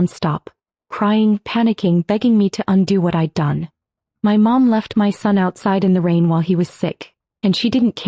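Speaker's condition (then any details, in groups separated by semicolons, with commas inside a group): No condition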